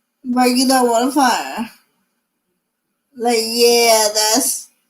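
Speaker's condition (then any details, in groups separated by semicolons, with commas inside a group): Cerebral palsy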